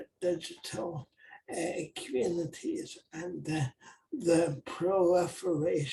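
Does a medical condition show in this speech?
Yes: cerebral palsy.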